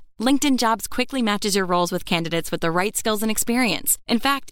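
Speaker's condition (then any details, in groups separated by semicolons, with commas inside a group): No condition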